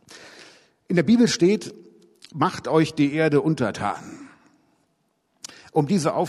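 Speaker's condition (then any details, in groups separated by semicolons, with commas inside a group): No condition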